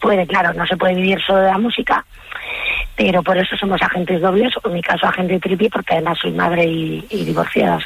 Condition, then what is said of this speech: Vocal nodules. Buenos días, disculpad la voz, parece mentira que cante.